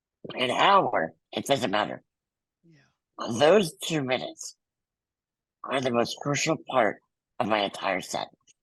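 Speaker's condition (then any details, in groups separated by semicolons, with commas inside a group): Muscular dystrophy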